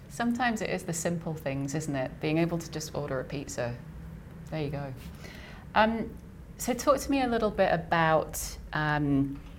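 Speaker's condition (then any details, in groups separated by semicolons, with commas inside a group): No condition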